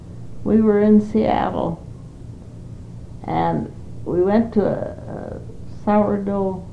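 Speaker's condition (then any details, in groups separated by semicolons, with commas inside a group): Parkinson's; Parkinson's for 5 years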